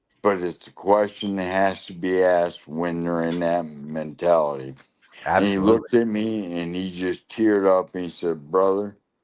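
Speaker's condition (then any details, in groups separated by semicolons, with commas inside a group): Lou Gehrig's disease (ALS)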